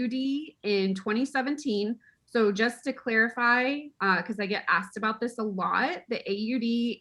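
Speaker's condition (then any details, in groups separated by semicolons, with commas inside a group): No condition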